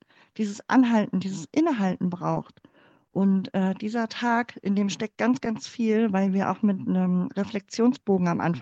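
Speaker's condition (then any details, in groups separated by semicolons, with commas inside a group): Cleft palate; palate surgically closed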